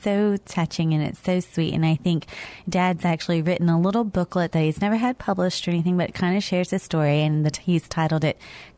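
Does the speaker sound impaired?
No.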